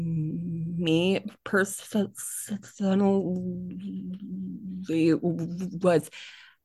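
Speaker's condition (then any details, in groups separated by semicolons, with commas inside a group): Stuttering; stutter since childhood, more severe when younger, quiet child avoiding speaking, NSA workshop in Fort Lauderdale; still stutters, no problems communicating at work, growing confidence; more comfortable the more people spoken to, sound repetitions; repeated sounds, prolonged sounds, blocks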